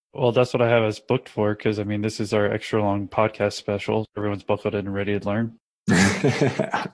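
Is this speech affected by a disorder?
No.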